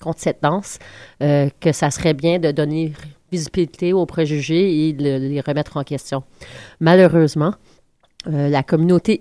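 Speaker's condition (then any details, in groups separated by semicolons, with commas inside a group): No condition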